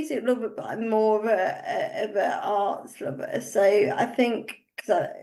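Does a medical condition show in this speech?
Yes: cerebral palsy; uses wheelchair.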